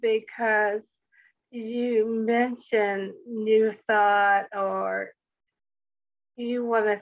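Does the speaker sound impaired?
Yes: speech impediment; speech impediment after stroke; about 2 years since stroke; possibly a bit slower than before, needs extra time to speak.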